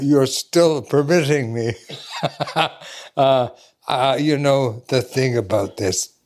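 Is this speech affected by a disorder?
Yes: ALS; does better as the day progresses.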